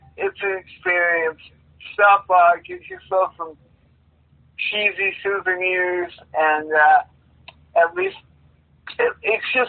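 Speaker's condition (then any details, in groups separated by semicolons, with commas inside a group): Cerebral palsy; plays rhythm guitar despite condition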